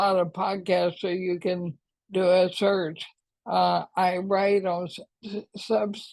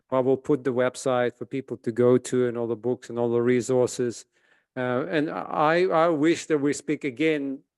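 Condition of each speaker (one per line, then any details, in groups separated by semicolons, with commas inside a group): ALS; progressive paralysis including breathing muscles; expects to lose speech
No condition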